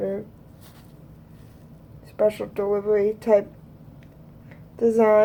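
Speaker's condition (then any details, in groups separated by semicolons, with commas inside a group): Cerebral palsy; both hands affected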